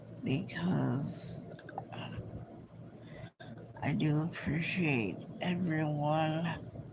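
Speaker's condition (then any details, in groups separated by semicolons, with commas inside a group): Cerebral palsy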